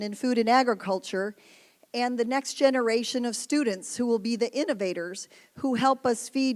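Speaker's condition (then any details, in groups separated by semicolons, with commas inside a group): No condition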